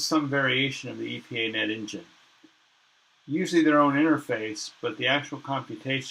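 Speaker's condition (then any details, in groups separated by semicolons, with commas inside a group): No condition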